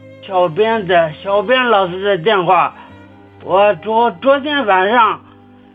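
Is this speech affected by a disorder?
Yes: cerebellar atrophy; onset age 14 to 15, possibly head trauma, nearly paralyzed, cannot care for self, disabled; age 44, about 30 years since onset, fully dependent on 76-year-old mother for daily care; speech sounds somewhat different from ordinary people.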